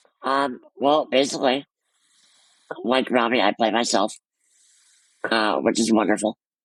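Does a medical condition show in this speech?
Yes: muscular dystrophy.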